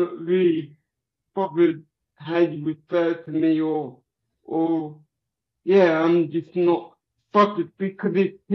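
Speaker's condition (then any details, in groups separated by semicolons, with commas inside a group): Cerebral palsy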